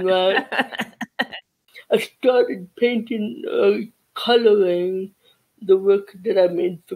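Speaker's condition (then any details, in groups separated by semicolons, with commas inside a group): Cerebral palsy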